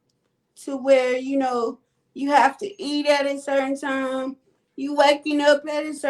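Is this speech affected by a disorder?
Yes: cerebral palsy.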